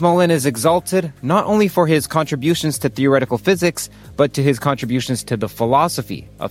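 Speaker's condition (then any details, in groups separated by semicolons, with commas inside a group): No condition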